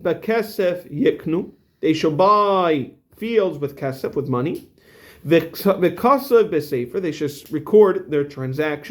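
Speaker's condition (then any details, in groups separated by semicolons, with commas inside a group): No condition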